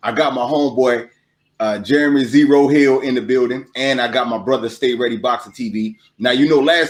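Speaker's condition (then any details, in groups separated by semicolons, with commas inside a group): No condition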